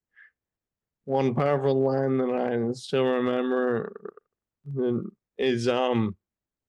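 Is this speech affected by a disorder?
Yes: Friedreich's ataxia; age 28, 14 years since diagnosis, still progressing, uses wheelchair.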